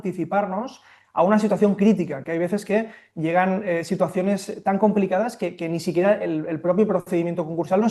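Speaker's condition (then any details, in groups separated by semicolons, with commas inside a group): No condition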